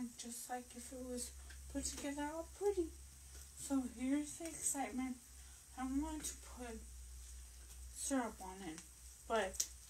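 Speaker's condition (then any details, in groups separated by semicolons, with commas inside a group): Brain injury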